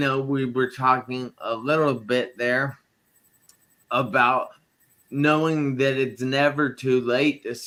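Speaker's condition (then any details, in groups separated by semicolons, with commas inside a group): Traumatic brain injury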